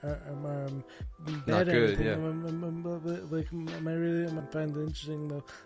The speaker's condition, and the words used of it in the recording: Stuttering. Like, bro, you have a fucking speech impediment.